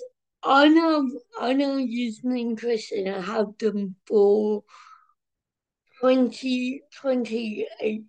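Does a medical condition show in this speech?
Yes: cerebral palsy, mild; speech affected a little, daily speech therapy and physiotherapy at special needs school from age 2.5.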